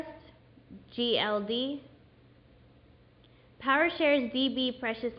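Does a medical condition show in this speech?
No.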